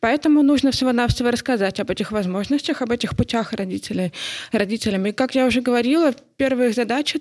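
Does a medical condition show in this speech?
Yes: hard of hearing; not deaf, identifies as hearing person with specific need.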